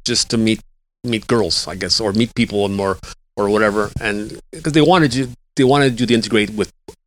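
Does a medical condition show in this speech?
Yes: stuttering; stutter since childhood, through school and early working years; largely stopped after Dale Carnegie public speaking course, still occasional stutter, fear of speaking gone; worse when stressed or tired, phone calls very hard, once could barely talk to anyone; here repeated sounds, repeated words.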